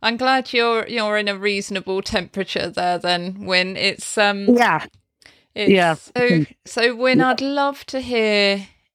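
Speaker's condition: No condition

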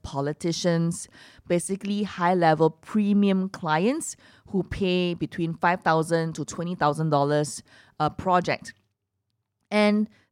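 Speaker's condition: No condition

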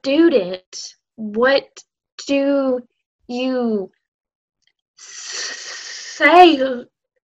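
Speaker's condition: Stuttering; childhood onset, school speech therapy since learning to talk, Lamar University clinic therapy from senior year, age 19; stutters openly; prolonged sounds, blocks

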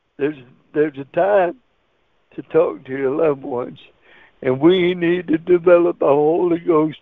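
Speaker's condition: Cerebral palsy; wheelchair user

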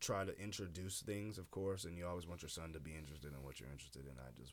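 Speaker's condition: No condition

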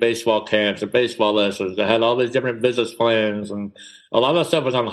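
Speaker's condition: Cleft palate; congenital cleft palate

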